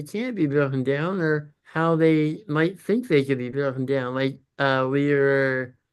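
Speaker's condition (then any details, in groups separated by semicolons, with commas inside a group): Congenital muscular dystrophy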